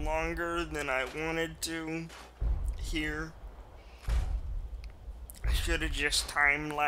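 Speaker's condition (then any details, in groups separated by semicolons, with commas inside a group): Cerebral palsy, mild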